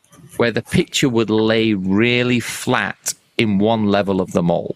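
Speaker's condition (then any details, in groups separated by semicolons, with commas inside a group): No condition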